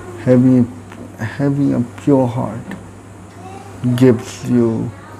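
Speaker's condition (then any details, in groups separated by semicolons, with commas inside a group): Cerebral palsy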